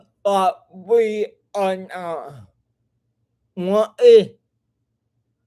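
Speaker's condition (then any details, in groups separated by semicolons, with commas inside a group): Cerebral palsy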